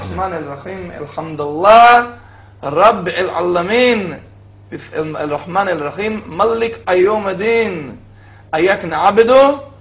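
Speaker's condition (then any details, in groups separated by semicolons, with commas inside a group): No condition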